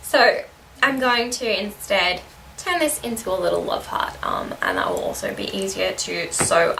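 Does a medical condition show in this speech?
No.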